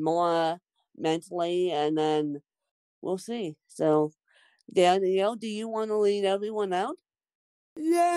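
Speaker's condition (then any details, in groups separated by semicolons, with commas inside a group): Cerebral palsy, mixed, moderate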